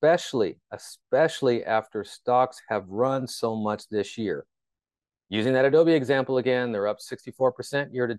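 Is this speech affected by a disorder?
No.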